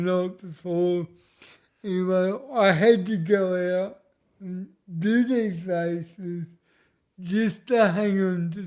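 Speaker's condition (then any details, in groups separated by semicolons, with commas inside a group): Cerebral palsy; speech noticeably affected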